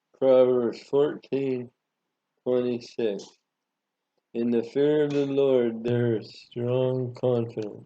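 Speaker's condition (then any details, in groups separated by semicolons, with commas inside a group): Parkinson's disease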